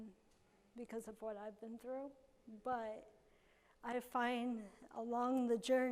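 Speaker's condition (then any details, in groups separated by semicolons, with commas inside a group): Cerebral palsy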